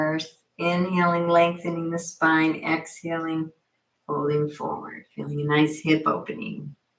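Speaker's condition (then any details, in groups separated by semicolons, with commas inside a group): No condition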